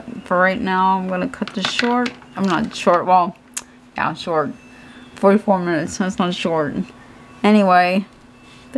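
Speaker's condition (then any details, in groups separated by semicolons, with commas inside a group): Cerebral palsy; hands affected, shaking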